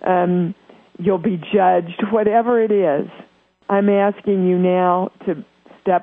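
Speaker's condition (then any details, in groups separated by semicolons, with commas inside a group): No condition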